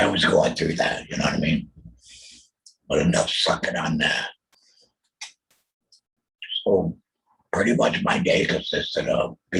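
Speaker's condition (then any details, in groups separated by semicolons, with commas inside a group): Total laryngectomy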